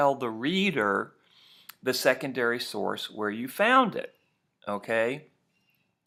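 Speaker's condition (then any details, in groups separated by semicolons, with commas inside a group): No condition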